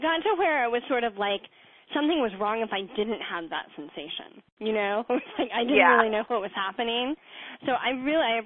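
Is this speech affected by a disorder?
Yes: cleft palate; congenital cleft palate, about 7 years of speech therapy.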